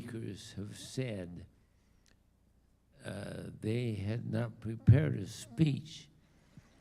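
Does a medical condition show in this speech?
Yes: ALS.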